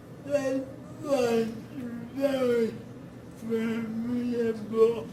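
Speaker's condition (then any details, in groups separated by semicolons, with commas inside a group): Cerebral palsy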